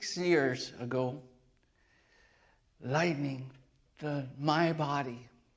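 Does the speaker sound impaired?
Yes: aphasia after stroke; massive stroke, adult onset, one week comatose, numb hand, aphasia affecting talking, reading, writing, singing; just over 7 years since stroke; could not talk, read or write at first, friend helped with talking, hard to memorize, halting telegraphic sentences.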